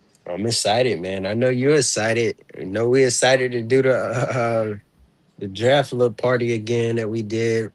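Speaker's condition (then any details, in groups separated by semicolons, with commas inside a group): No condition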